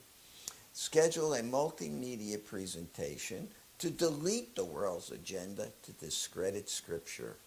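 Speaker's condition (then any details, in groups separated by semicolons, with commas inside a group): No condition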